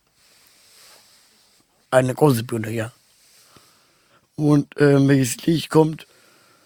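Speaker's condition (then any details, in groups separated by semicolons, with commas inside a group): Down syndrome; trisomy 21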